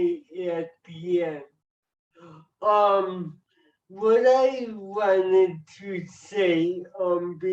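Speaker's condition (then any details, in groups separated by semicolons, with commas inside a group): Cerebral palsy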